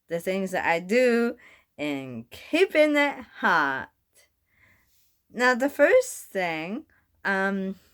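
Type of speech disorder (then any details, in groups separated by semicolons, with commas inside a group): Bulbar dysarthria; bulbar onset ALS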